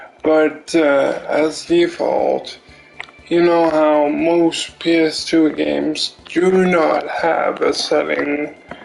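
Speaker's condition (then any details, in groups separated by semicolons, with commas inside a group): Cerebral palsy; affects limbs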